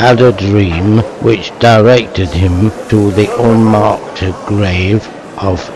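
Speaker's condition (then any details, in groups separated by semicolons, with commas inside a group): Motor neuron disease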